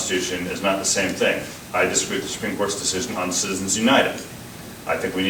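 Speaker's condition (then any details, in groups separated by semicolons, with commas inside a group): No condition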